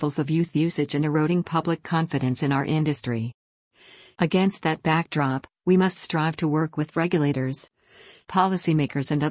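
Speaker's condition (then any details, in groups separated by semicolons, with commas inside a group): No condition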